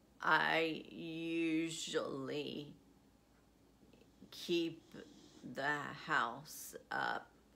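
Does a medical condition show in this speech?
Yes: essential tremor.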